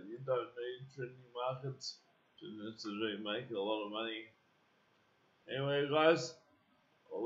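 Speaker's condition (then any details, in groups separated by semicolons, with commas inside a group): Cerebral palsy; uses wheelchair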